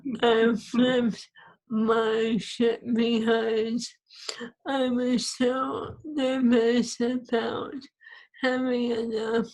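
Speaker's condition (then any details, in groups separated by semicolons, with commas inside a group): ALS; swallowing lost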